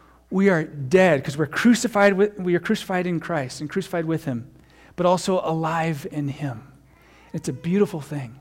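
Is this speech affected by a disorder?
No.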